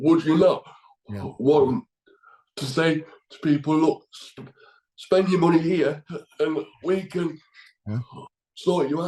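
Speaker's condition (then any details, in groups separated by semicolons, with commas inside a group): Cerebral palsy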